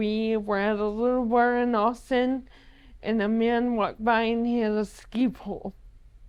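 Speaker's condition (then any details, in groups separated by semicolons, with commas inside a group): ALS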